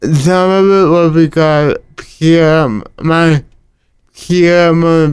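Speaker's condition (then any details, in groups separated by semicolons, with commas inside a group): Cerebral palsy; talking affected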